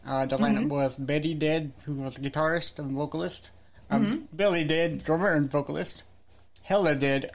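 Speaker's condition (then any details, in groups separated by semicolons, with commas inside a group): Cerebral palsy; back pain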